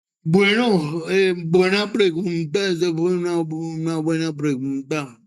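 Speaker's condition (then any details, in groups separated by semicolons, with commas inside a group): Cerebral palsy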